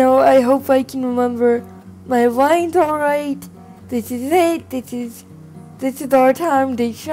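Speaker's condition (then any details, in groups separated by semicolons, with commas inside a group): Cerebral palsy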